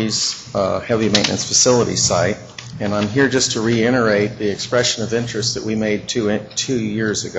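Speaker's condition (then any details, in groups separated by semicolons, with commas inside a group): No condition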